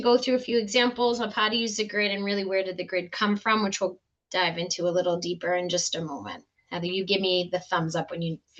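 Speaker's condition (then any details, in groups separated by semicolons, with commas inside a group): No condition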